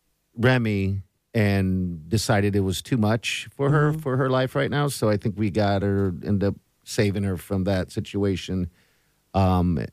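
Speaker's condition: No condition

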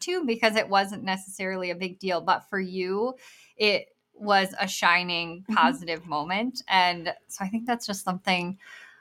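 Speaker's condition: Bilateral cleft lip and palate; congenital

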